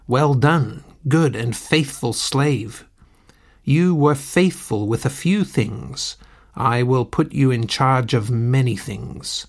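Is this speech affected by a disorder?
No.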